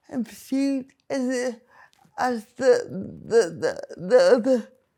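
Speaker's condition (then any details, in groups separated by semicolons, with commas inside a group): Cerebral palsy; involuntary movements, wheelchair user; speech not always understood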